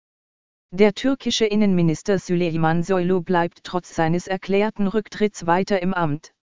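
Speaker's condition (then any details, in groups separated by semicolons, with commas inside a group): No condition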